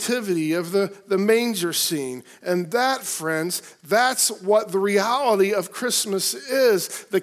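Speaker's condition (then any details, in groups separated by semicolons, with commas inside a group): No condition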